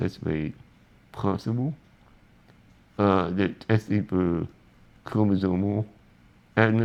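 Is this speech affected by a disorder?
Yes: spinal muscular atrophy.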